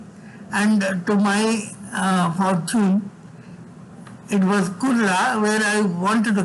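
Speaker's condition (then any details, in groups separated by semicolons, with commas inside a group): Severe cerebral palsy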